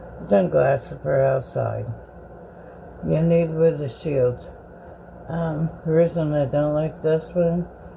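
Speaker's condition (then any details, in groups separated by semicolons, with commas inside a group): Bell's palsy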